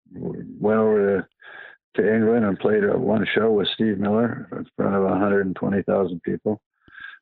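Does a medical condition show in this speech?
Yes: Parkinson's; past cancer.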